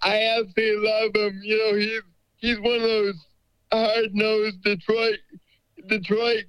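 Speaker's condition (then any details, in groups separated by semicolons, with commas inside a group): Cerebral palsy; uses wheelchair, limited wheelchair mobility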